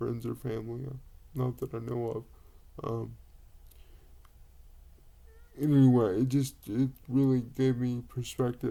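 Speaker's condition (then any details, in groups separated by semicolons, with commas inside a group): Cerebral palsy; quadriplegic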